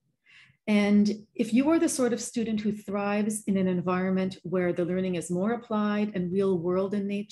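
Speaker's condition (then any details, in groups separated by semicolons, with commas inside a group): No condition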